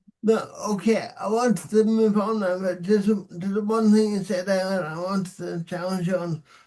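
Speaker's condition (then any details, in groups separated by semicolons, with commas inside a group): Cerebral palsy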